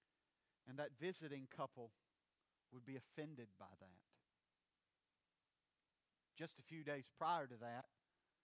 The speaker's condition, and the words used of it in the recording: No condition.